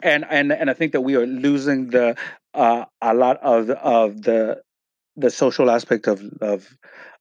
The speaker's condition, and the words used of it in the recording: Stuttering. So me, I have anxiety. I deal with depression, anxiety, OCD, and I stutter as well.